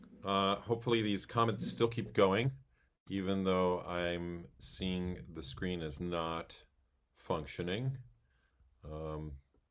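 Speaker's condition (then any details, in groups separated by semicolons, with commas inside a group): No condition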